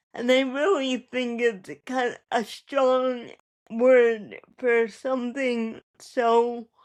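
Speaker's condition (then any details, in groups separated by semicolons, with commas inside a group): Cerebral palsy; spastic, ataxic features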